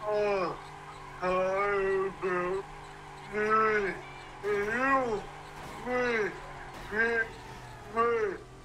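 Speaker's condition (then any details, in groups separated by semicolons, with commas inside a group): Cerebral palsy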